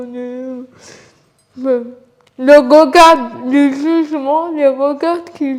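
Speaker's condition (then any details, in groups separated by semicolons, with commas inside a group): Cerebral palsy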